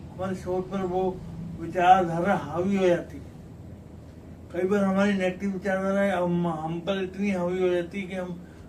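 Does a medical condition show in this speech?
Yes: cerebral palsy.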